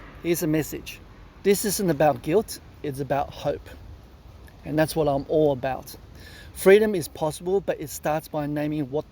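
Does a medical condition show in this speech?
No.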